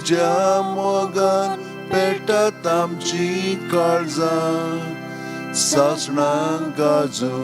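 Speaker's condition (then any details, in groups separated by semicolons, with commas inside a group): No condition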